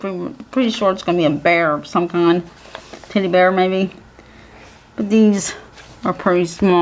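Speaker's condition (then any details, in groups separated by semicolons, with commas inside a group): Cerebral palsy; physical handicap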